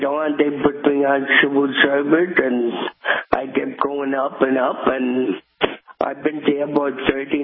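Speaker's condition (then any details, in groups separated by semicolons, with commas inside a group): Cerebral palsy; walks, has walked New York City marathon 8 times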